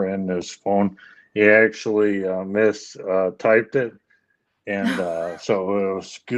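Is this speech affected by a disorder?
Yes: ALS; speech issues.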